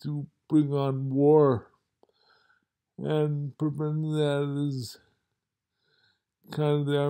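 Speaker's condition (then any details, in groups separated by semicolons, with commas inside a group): Multiple sclerosis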